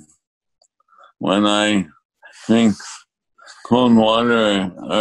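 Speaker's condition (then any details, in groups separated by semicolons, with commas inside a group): ALS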